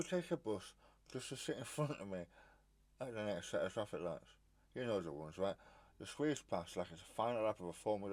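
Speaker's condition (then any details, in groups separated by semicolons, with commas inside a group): Stage 4 tongue cancer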